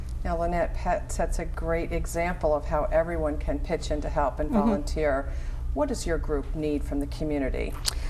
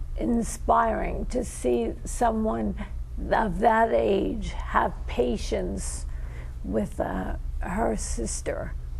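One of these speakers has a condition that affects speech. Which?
The second: multiple sclerosis; very limited mobility.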